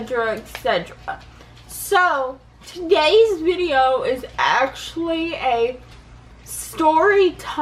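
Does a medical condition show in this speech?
Yes: cerebral palsy; affects balance.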